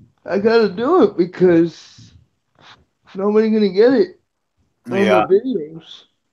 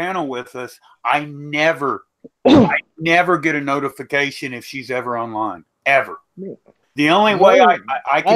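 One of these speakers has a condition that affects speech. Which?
The first: cerebral palsy.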